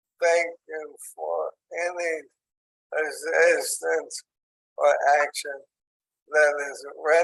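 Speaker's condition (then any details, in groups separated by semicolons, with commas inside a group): ALS; onset in hands and arms, tracheostomy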